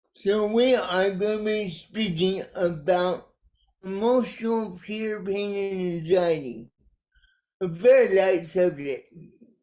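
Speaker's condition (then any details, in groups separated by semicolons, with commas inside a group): Cerebral palsy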